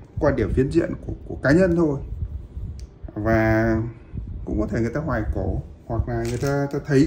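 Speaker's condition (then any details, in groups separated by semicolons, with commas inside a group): No condition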